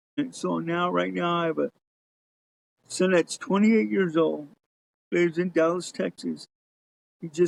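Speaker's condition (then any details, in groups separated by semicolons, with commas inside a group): Cerebral palsy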